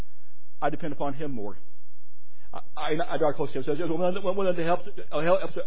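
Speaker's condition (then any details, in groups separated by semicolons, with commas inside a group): Stuttering; stutters more when tired; repeated sounds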